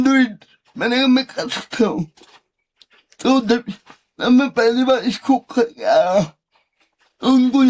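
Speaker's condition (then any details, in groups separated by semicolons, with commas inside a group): Cerebral palsy; since childhood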